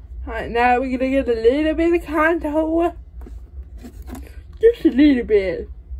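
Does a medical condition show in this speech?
Yes: cerebral palsy.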